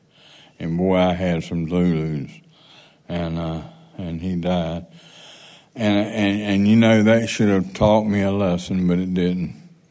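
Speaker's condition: Parkinson's

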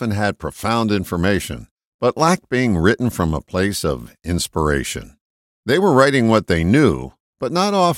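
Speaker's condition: No condition

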